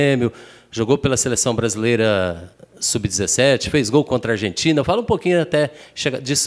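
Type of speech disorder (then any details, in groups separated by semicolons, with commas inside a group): None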